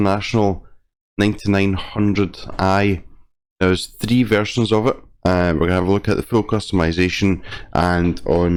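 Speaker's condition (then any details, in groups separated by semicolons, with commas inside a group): No condition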